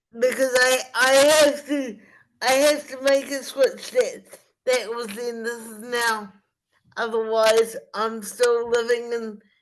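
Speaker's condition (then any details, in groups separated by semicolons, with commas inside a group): Spastic cerebral palsy; breathes from ribs not chest, stomach does not move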